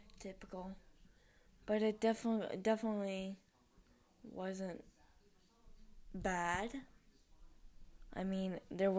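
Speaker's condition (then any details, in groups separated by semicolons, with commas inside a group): Cerebral palsy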